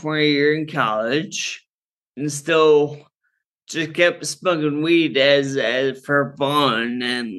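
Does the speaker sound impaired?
Yes: Friedreich's ataxia; genetic neuromuscular condition from birth, normal childhood, slowly worsening, diagnosed sophomore year of college.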